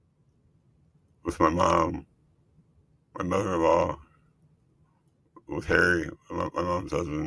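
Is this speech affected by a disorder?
Yes: multiple system atrophy.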